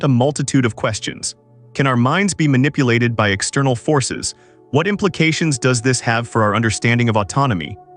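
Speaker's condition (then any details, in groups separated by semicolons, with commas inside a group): No condition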